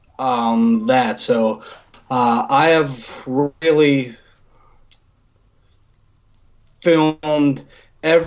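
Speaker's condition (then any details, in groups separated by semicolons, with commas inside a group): Stuttering; covert stuttering, hidden for years, struggled with speech since early years; went back to speech therapy as adult, now open about stuttering, National Stuttering Association member since 2006; stuttered badly when nervous or anxious, sometimes only mild, avoided speaking roles, chose behind-camera work; prolonged sounds, blocks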